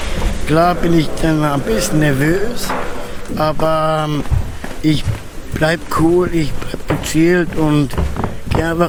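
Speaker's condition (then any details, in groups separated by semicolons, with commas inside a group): Down syndrome; trisomy 21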